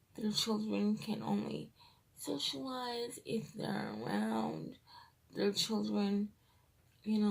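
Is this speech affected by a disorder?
Yes: cerebral palsy, triplegia.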